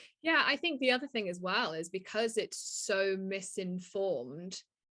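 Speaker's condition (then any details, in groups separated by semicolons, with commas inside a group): No condition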